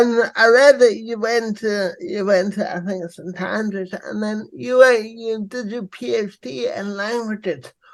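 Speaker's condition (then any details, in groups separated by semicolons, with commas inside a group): Cerebral palsy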